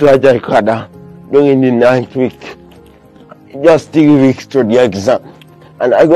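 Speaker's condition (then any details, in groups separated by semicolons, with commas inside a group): Cerebral palsy; severe, limited movement and coordination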